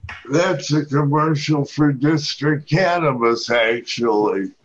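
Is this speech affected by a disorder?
Yes: Parkinson's disease.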